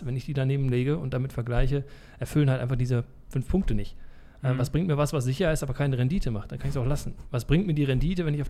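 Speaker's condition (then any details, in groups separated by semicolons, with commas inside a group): No condition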